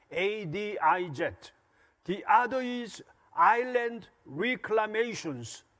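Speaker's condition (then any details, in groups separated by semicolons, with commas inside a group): No condition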